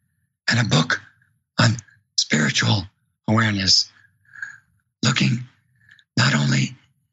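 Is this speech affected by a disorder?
Yes: vocal cord paralysis.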